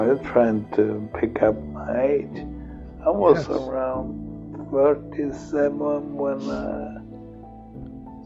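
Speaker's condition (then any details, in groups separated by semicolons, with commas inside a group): Multiple sclerosis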